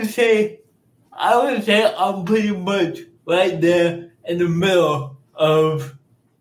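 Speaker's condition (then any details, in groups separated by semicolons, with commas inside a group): Cerebral palsy; birth oxygen loss, cord around neck, spasms, limited body control, motor deficits, childhood physical, occupational therapy; speech impairments, speech therapy from age seven with Jeff in Orlando, school speaking device declined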